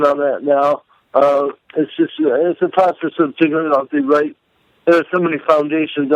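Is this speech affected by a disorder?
Yes: cerebral palsy; may sound drunk.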